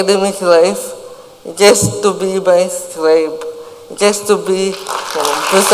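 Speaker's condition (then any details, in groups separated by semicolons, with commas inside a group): Cerebral palsy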